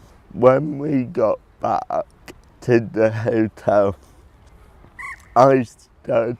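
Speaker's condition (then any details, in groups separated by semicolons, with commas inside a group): Cerebral palsy; early prognosis of never talking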